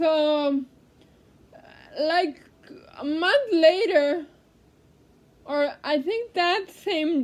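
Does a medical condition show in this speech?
Yes: cerebral palsy; speech therapy.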